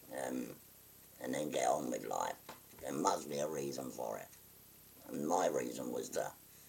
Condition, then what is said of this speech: Laryngectomy. And I've experienced it, because sometimes the valve will leak and things like that.